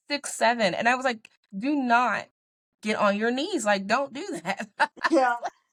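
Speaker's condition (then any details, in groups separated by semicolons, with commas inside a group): No condition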